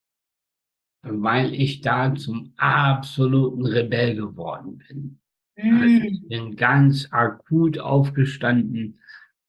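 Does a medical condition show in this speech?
Yes: spastic tetraparesis; birth accident, umbilical cord strangulation, brain oxygen lack up to 15 minutes, all four limbs; slightly hoarse from many speeches, runs half marathons, head twisting only in past; facial paralysis, speech control difficulties.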